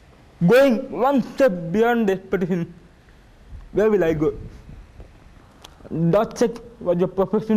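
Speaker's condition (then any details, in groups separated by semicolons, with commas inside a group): Cerebral palsy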